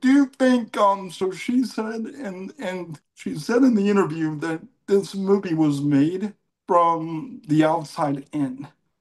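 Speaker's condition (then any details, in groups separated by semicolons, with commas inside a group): Cerebral palsy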